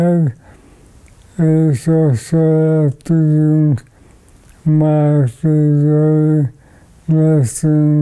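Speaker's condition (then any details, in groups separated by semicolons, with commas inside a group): ALS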